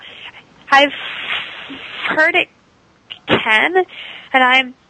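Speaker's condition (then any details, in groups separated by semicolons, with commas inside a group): Stuttering; device cuts stuttering about 95%, still stutters at sentence onset, worse around unfamiliar people, sometimes avoids talking; prolonged sounds, blocks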